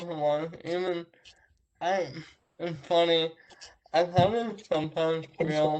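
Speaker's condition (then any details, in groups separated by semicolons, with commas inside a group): Traumatic brain injury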